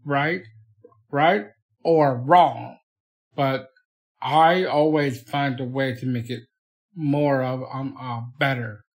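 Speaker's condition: Down syndrome

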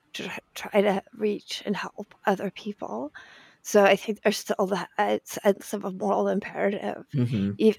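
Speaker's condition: Spasmodic dysphonia; voice may sound like glitching audio

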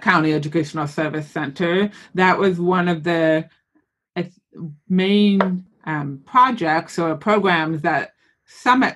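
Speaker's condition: Hearing loss with cochlear implant; recent cochlear implant surgery

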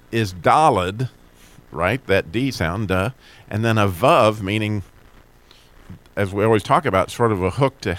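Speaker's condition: No condition

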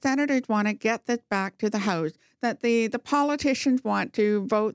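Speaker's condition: Profound hearing loss, congenital, bilateral; talks very well despite profound hearing loss, did not talk until age four

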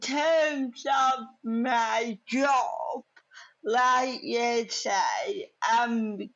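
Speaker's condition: Cerebral palsy; no wheelchair use

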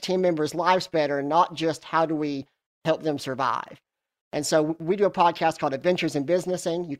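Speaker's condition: Cleft lip and palate; congenital cleft lip and palate

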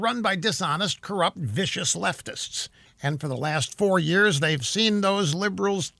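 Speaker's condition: No condition

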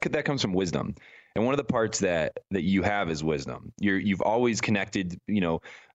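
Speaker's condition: No condition

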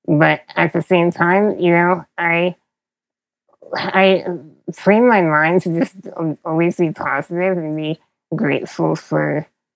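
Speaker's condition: Spinal muscular atrophy; progressive, frequent childhood illness turning into pneumonia, over 100 hospital days in one year

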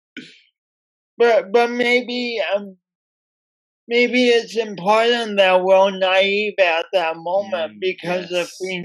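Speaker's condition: Speech impediment from birth; oxygen loss at birth

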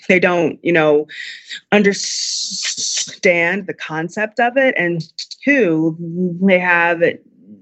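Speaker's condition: Stutter; pronounced stutter, at times takes a couple of seconds to say words; prolonged sounds, blocks

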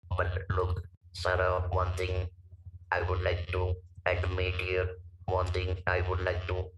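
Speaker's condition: Laryngectomy for vocal cord cancer, stage 4 vocal cord cancer; speaks with electrolarynx; 30 radiotherapy in Ahmedabad

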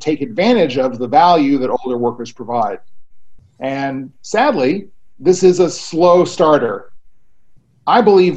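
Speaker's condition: No condition

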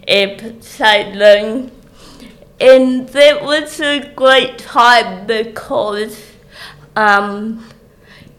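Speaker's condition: Cerebral palsy; difficulty with coordination

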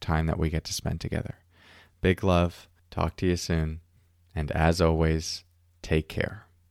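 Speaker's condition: No condition

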